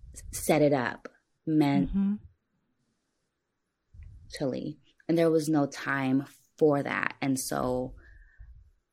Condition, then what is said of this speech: Stuttering. Man, okay, so prior to starting, I just like to like start out by saying that I stutter, and so just so that like people who hear this know